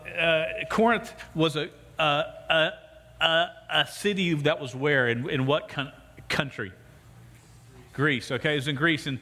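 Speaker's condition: Stuttering; lifelong stutter, used interpreter scout, also a stutterer, on Africa mission trip; rough time with scripture reading; gets stuck on words, stutters when preaching, rough time reading scripture aloud; repeated sounds

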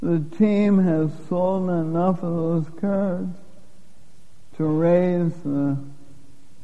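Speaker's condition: Lou Gehrig's disease; given 3 to 5 years to live

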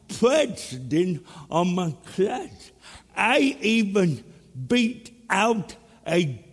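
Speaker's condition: Cerebral palsy; speech impediment

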